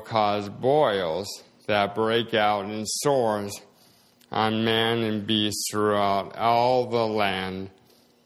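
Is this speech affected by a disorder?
Yes: slowed speech, swallowing problems; progressive condition, prayed for over 4 years, speech and swallowing affected; seeing speech therapist, swallow test today, very minimal advancement, less progression than expected; reading down about 30 words per minute last year, 50 over two years.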